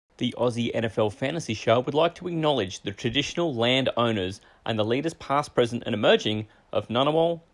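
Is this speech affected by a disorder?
No.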